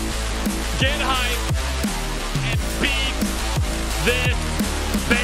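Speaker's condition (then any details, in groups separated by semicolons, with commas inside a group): No condition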